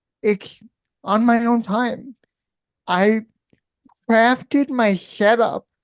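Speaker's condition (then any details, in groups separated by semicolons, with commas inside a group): Cerebral palsy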